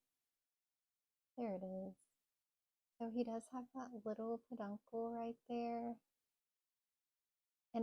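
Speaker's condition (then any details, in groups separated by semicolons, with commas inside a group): No condition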